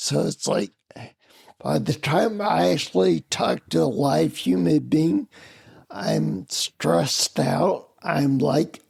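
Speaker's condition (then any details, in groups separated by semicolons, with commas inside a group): Spinocerebellar ataxia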